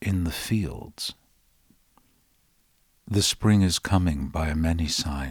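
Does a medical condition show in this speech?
No.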